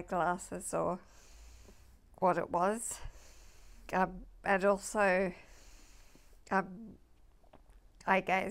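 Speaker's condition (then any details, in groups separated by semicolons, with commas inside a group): MND (ALS)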